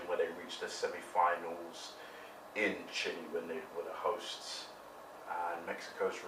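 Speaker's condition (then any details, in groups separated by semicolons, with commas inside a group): No condition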